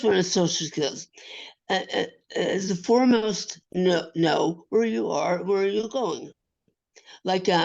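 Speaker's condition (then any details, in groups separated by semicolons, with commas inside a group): Acquired brain injury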